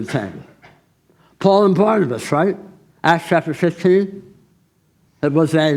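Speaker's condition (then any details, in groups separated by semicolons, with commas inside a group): Tongue cancer surgery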